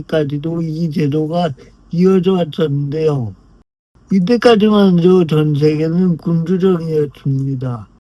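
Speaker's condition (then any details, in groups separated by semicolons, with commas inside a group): Brain lesion disability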